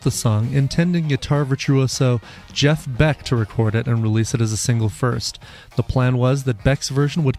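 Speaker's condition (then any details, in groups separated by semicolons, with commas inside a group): No condition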